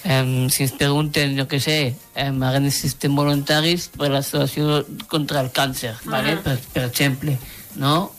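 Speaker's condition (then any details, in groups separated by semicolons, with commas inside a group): Down syndrome; three copies of chromosome 21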